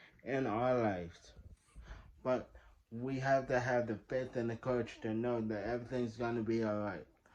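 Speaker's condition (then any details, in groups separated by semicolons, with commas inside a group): Traumatic brain injury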